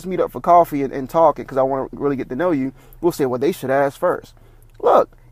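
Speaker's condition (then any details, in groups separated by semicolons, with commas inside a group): No condition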